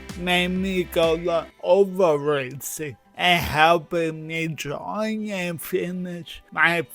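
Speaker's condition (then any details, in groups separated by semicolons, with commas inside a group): Cerebral palsy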